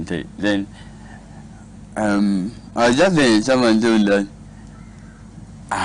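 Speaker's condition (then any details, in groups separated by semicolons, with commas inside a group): Cerebral palsy; speech therapy, speech improved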